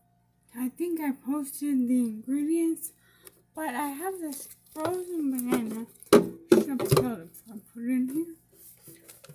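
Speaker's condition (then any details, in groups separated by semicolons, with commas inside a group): Brain injury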